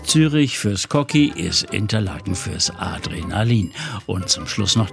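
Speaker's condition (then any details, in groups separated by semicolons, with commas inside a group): No condition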